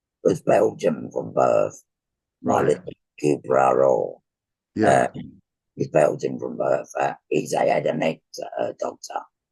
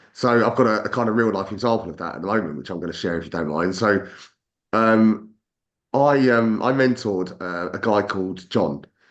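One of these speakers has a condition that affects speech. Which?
The first: laryngectomy for laryngeal cancer; total laryngectomy, neck stoma, radiotherapy and chemotherapy; about 18 months post-surgery, stage three, metastatic head diagnosis; no voice box, poor breathing, coughs secretions, gravity swallowing, limited.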